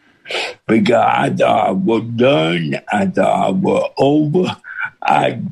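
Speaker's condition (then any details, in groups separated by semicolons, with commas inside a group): Cerebral palsy with speech impediment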